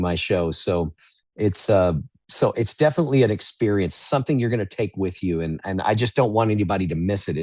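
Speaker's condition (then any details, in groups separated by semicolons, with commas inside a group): No condition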